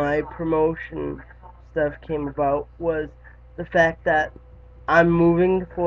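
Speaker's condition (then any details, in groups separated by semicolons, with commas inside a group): Cerebral palsy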